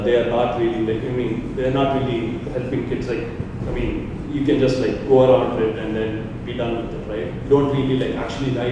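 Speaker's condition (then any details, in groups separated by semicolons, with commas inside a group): No condition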